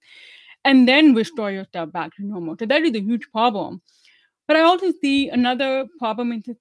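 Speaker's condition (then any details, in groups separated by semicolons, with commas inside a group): Deafness; relearned English and speech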